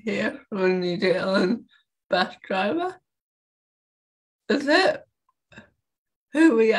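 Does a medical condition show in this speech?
Yes: cerebral palsy; walks, no wheelchair.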